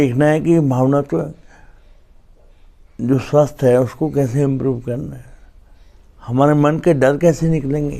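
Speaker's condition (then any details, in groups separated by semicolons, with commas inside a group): Cerebral palsy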